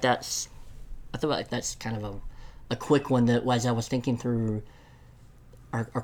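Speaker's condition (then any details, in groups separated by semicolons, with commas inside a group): Cleft lip and palate; congenital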